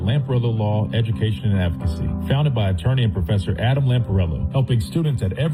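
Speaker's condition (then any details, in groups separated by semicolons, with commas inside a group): No condition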